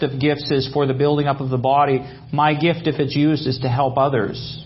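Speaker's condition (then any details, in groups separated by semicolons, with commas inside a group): No condition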